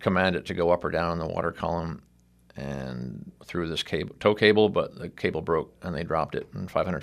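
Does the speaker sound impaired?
No.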